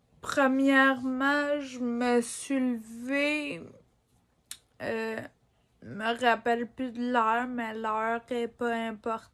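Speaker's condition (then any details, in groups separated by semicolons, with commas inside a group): Ataxia; degenerative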